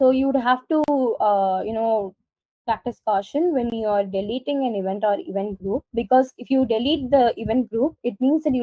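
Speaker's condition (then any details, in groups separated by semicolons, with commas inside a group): No condition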